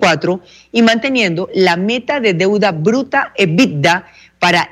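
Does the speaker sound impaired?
No.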